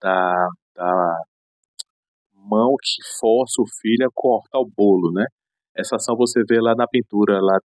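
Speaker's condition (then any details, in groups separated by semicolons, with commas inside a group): Stuttering; speech disfluency; mild today, says speech is fairly good today; stutters a little, pauses on syllables, speech cuts out briefly, needs time to speak; repeated words, blocks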